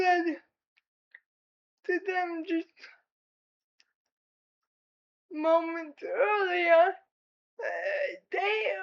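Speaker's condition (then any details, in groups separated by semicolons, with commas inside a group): Cerebral palsy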